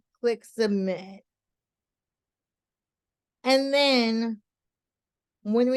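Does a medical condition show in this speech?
Yes: cerebral palsy.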